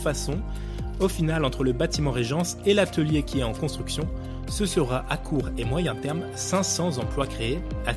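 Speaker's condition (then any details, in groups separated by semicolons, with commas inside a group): No condition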